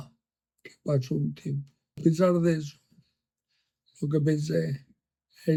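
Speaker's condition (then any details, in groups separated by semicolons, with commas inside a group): Amyotrophic lateral sclerosis; progressive symptoms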